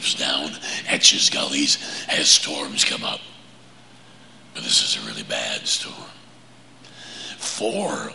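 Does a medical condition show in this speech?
Yes: laryngeal cancer; vocal cord cancer, prior chemo and radiation, 35 treatments over about seven weeks; cancer recurred at fourth three-month checkup, laryngectomy scheduled, no spread on MRI, PET scans; deep raspy 'Batman voice', much weaker than before, prosthesis speech planned after laryngectomy.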